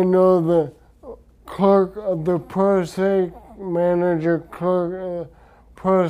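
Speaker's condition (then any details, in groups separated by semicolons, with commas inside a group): Traumatic brain injury; speech affected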